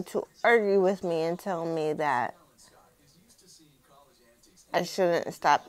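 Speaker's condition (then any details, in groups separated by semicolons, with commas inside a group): Cerebral palsy; sounds out of breath after therapy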